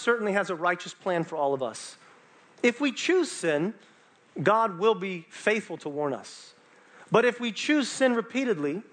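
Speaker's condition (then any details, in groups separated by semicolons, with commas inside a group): No condition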